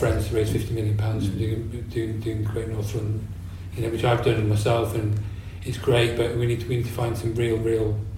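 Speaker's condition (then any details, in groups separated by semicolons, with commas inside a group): Parkinson's disease; no cure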